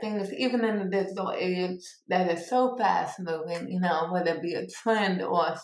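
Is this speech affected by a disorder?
Yes: cerebral palsy; from birth, born two months premature, 2 pounds 12 ounces, significant motor skill delays, physical and occupational therapy as child; about 30 years old, cerebral palsy not outwardly evident to others; speech impediment, people sometimes ask about it.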